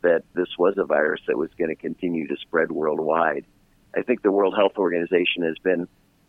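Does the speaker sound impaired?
No.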